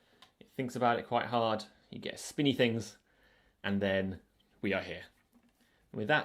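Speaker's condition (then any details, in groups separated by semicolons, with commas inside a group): No condition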